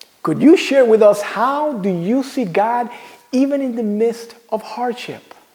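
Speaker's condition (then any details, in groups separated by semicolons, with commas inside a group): No condition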